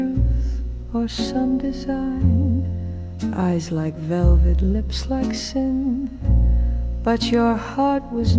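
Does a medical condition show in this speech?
No.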